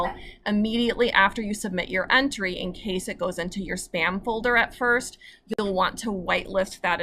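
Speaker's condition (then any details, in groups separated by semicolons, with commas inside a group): No condition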